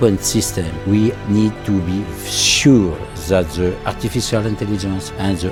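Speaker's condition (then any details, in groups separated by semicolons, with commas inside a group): No condition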